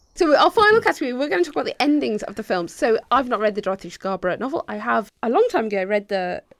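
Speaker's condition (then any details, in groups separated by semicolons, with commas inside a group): No condition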